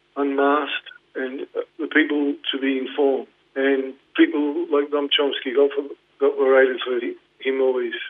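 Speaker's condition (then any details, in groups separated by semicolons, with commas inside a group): Parkinson's; diagnosed 2019, led to retirement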